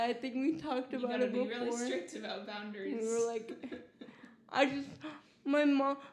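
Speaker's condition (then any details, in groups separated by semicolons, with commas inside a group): Cerebral palsy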